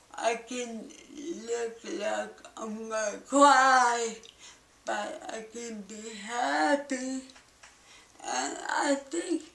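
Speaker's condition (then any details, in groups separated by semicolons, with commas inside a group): Cerebral palsy; balance and speech most affected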